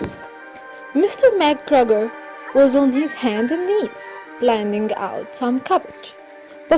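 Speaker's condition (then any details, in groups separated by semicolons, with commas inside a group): No condition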